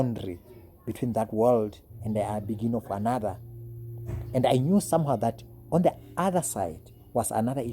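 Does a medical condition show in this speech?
No.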